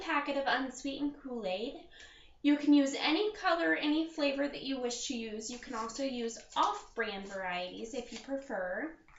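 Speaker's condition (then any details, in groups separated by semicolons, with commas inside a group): No condition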